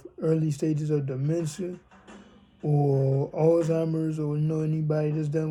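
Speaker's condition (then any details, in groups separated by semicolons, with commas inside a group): Cerebral palsy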